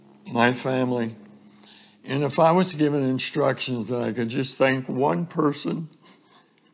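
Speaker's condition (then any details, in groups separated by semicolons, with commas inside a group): ALS; about two years since diagnosis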